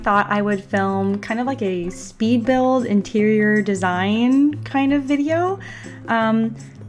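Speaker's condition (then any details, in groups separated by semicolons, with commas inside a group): No condition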